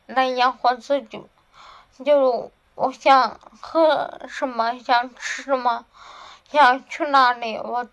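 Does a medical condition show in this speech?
Yes: cerebellar atrophy, hereditary; cannot hold pen, cannot manage stairs or go out alone since COVID, falls.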